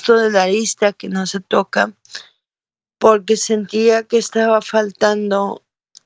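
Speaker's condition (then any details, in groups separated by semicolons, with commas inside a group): Cerebral palsy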